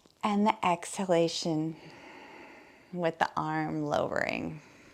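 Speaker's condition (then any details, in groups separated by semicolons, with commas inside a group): No condition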